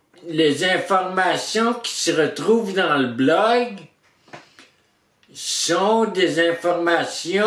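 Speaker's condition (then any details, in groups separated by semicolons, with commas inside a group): Traumatic brain injury; surgery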